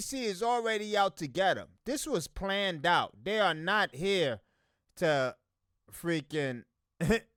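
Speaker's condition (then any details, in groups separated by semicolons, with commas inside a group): No condition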